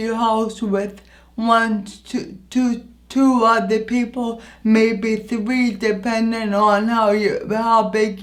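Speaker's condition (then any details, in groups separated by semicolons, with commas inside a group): Anoxic brain injury; injury affects voice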